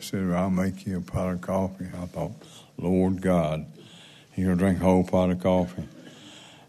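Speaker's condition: Parkinson's

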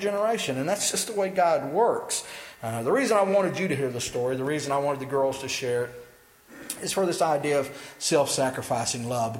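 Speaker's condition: No condition

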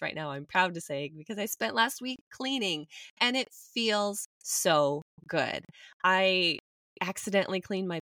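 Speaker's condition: No condition

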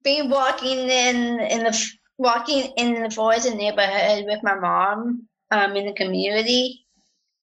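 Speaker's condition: Down syndrome; adult woman

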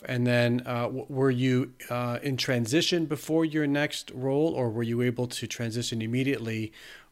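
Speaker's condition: No condition

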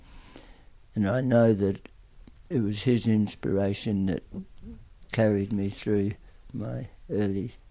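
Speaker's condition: Tongue cancer; aggressive tongue cancer

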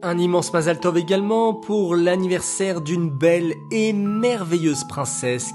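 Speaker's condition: No condition

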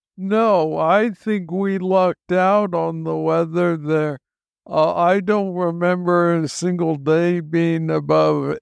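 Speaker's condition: Parkinson's disease; young onset Parkinson's disease, diagnosed at age 35, since 2014

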